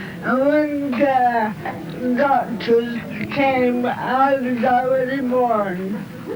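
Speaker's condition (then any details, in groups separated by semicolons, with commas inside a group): Cerebral palsy; present from birth, uses feet for fine tasks; halting voice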